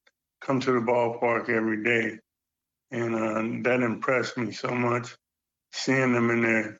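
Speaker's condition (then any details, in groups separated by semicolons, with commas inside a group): Parkinson's; age 70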